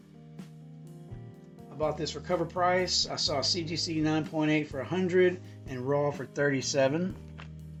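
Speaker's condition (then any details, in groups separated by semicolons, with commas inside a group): No condition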